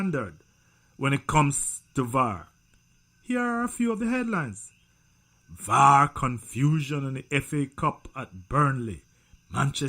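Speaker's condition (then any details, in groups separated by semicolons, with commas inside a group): No condition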